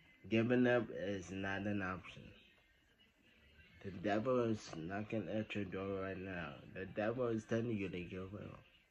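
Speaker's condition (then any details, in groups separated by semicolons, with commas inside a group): Traumatic brain injury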